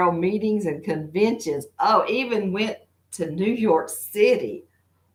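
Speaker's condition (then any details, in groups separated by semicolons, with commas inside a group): No condition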